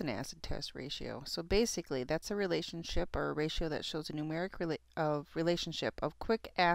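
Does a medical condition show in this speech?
No.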